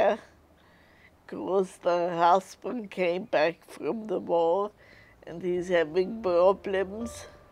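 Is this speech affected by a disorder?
Yes: multiple sclerosis; worsening over recent years, previously had chemotherapy-type treatment.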